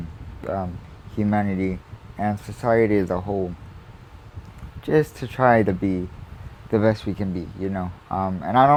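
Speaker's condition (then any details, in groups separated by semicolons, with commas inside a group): Cerebral palsy; spastic quadriplegic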